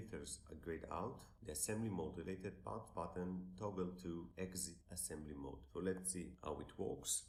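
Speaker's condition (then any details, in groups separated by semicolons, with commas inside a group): No condition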